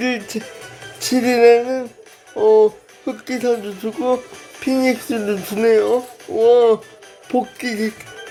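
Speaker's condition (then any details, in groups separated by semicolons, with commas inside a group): Brain lesion disability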